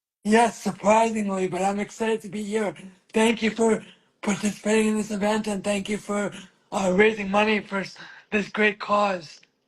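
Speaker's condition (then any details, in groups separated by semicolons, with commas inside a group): Cerebral palsy; spastic diplegia, all limbs, legs worse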